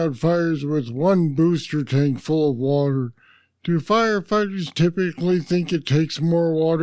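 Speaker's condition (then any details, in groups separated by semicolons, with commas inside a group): Parkinson's disease; deep brain stimulators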